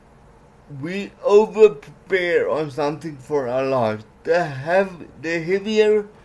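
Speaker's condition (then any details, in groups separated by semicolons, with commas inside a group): Cerebral palsy; legs affected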